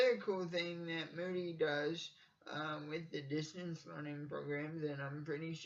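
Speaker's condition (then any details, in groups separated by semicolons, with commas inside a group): Cerebral palsy; from birth, uses wheelchair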